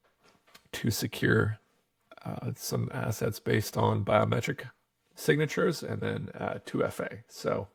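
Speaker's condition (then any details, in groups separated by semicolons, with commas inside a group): No condition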